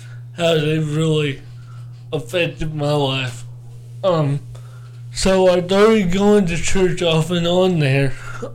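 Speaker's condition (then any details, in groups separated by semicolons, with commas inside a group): Cerebral palsy; four months premature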